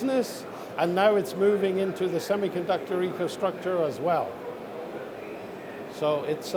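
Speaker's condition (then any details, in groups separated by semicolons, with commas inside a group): No condition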